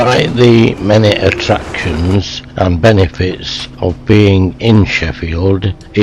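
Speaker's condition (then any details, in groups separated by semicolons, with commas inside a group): Motor neuron disease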